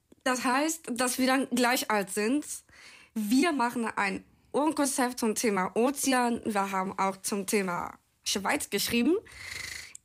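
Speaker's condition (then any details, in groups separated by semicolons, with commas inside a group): Down syndrome; from birth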